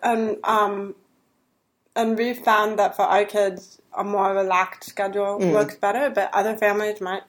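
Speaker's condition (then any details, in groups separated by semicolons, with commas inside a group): Deafness; hears men's voices better than women's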